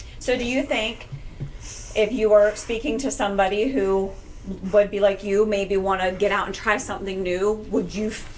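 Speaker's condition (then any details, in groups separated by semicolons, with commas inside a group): No condition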